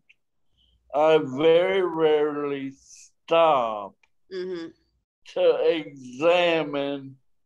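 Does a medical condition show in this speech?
Yes: traumatic brain injury.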